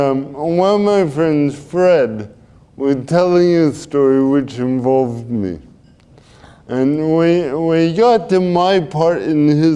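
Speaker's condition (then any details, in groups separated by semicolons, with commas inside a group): Cerebral palsy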